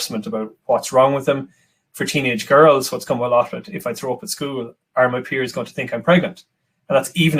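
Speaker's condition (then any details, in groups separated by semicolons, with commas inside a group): No condition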